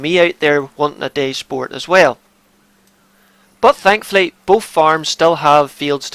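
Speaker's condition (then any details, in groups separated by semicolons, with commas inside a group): No condition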